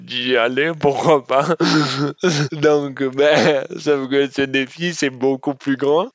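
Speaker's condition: Dystonia; congenital

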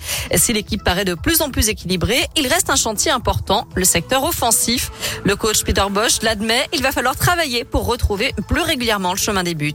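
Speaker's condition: No condition

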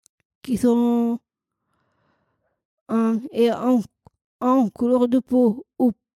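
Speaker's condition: Down syndrome, trisomy 21

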